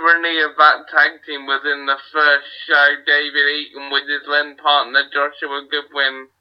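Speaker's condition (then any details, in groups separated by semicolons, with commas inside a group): Cerebral palsy; wheelchair user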